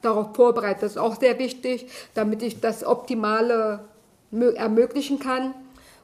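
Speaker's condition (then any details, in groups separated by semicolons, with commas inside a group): Deafness; can speak aloud, salesman doubted deafness because of speaking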